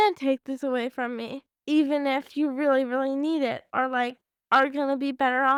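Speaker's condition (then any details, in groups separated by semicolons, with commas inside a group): Cerebral palsy; from birth, mostly waist down, uses walker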